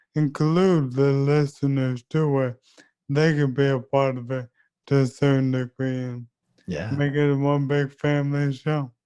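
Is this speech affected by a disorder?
Yes: ALS; leg onset, speech.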